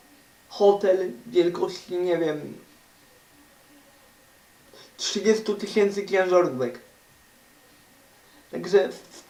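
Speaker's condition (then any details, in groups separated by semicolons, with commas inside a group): Cerebral palsy; uses wheelchair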